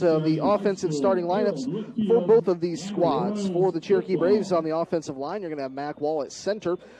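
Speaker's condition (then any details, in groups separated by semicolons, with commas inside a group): No condition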